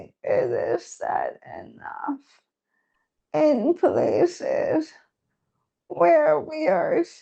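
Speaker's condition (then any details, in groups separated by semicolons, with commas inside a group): ALS; feeding tube; later insufficient oral intake, breathing impacted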